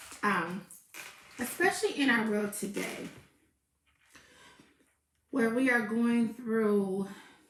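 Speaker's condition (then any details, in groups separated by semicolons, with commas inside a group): No condition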